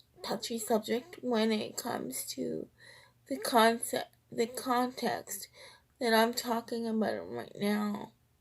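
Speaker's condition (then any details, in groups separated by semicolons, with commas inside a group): Cerebral palsy, triplegia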